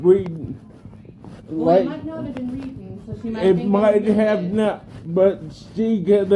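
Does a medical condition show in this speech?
Yes: cerebral degeneration and ataxia; seriously disabled, in hospital care, receiving medication.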